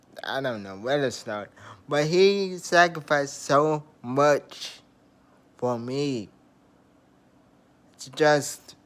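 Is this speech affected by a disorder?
Yes: traumatic brain injury.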